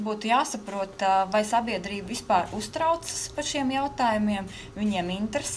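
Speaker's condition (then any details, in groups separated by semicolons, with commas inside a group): No condition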